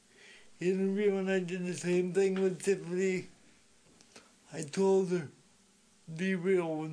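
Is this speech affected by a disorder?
Yes: speech impediment; sometimes hard for others to understand.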